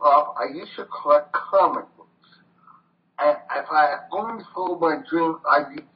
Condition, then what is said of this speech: Tracheostomy. On one hand, it saved my life, but on the other hand, it gave me this voice challenge.